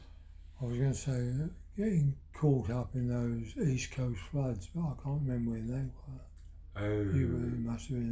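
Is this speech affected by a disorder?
Yes: Parkinson's.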